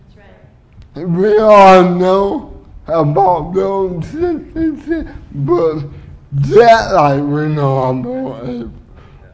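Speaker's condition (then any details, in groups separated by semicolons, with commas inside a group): Cerebral palsy; uses wheelchair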